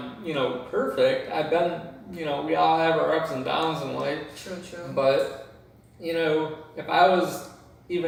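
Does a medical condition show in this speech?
Yes: cerebral palsy.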